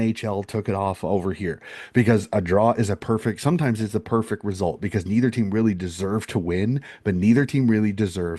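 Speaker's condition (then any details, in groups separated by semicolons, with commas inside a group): No condition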